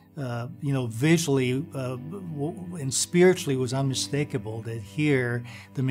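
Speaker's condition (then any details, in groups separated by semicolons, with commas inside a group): No condition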